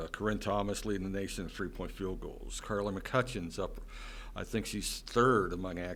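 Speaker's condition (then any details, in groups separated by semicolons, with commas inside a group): No condition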